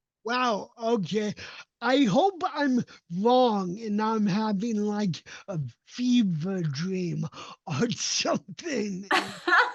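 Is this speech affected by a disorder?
Yes: cerebral palsy; uses walker and wheelchair.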